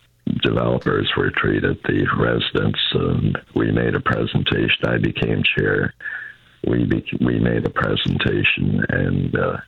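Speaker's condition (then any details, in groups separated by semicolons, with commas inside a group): Throat cancer; fifth bout of cancer, most recent in throat, lacks energy; still has throat trouble, taste affected, low energy; voice affected by throat cancer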